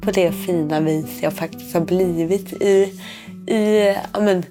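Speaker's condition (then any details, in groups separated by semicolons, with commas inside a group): Cerebral palsy; born without heartbeat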